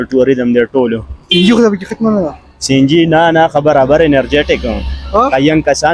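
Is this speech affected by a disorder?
No.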